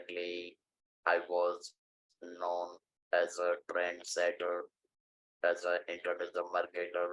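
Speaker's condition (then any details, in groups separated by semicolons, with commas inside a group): Stage IV larynx cancer; surgery cost natural voice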